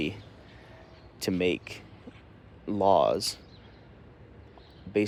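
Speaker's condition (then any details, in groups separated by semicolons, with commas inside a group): No condition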